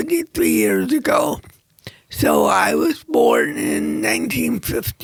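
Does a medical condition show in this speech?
Yes: cerebral palsy.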